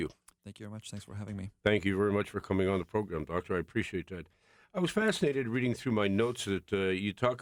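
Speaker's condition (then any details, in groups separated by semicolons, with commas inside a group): No condition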